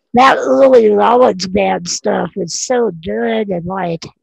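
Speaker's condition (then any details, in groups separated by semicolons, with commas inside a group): Non-progressive muscular dystrophy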